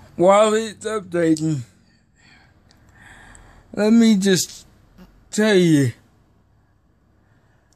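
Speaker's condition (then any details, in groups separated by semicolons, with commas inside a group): Cerebral palsy; may be hard to understand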